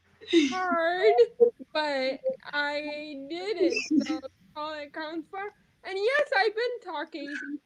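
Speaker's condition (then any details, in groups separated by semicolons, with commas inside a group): Quadriplegic cerebral palsy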